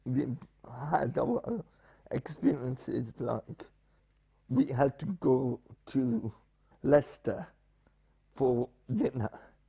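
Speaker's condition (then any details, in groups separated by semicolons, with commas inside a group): Spastic paraplegia with essential tremor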